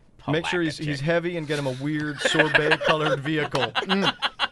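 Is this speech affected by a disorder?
No.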